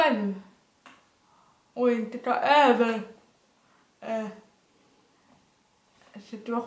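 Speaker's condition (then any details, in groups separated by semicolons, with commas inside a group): Dyskinetic cerebral palsy; severe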